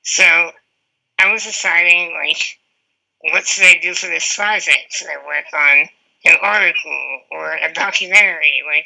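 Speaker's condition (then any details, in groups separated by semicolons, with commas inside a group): Spinal muscular atrophy; type 2, wheelchair user, diagnosed around 19 after two negative genetic tests, laminectomy for Spinraza access; about 2 years since diagnosis, on Spinraza injections, severe symptoms after first injection, ICU stay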